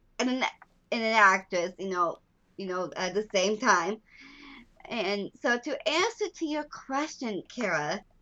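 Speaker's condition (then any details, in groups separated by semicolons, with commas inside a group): Down syndrome; lifelong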